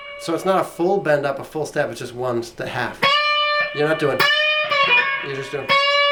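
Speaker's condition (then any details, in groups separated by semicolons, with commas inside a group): No condition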